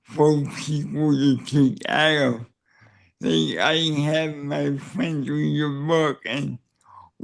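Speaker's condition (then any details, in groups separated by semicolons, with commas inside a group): Cerebral palsy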